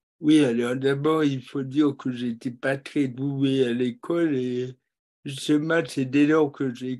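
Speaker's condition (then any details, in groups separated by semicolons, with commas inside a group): Cerebral palsy; from birth, cord strangulation, oxygen loss at birth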